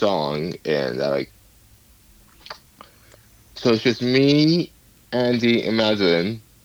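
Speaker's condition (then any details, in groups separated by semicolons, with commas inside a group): Cerebral palsy; rock band video game from mother used alongside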